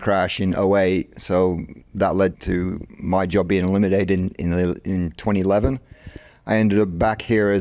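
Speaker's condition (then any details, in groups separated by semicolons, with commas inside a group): No condition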